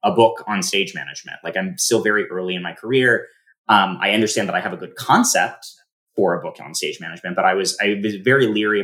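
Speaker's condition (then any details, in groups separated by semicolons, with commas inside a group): No condition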